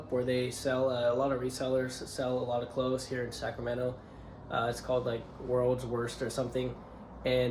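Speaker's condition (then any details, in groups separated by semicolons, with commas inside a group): No condition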